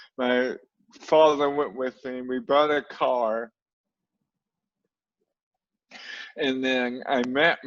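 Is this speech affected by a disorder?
Yes: cerebral palsy.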